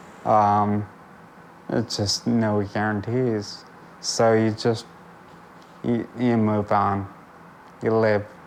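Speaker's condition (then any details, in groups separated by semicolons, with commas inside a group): Friedreich's ataxia; symptoms from high school, diagnosed years later, worsening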